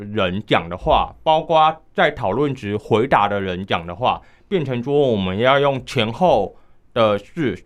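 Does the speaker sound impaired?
Yes: hearing impairment; unusual high-frequency hearing loss, low frequencies near normal, market hearing aids largely ineffective, uses atypical assistive device; mild, high pitches barely heard, misses teammates' calls without assistive device, uses hand signals; underwent speech rehabilitation therapy.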